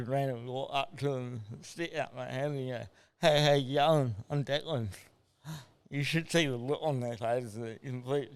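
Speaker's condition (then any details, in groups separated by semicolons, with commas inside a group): Cerebral palsy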